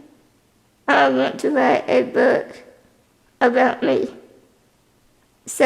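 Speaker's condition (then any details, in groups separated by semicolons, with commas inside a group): Spinal muscular atrophy type 2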